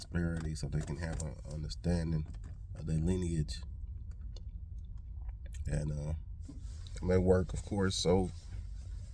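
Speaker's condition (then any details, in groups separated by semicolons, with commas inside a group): No condition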